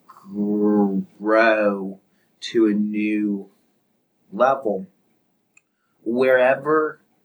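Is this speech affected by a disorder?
Yes: stuttering; present for at least 10 to 12 years, speaking practice through Toastmasters, National Stuttering Association, TESA; severe stuttering; here prolonged sounds, blocks.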